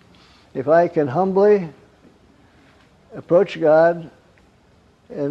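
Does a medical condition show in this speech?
Yes: Parkinson's; gets up around 3 am.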